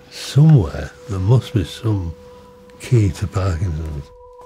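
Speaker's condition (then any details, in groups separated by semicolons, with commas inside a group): Parkinson's; 20 years since onset, poor mobility, long freezes, many medications; swallowing problems, breathing sometimes affected, jaw dystonia, mouth won't close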